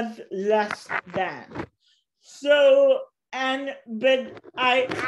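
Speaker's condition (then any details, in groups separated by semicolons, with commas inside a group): Cerebral palsy; since birth, walks with walker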